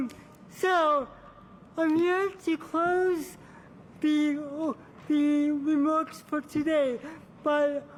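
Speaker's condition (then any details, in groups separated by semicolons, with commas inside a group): Cerebral palsy; from birth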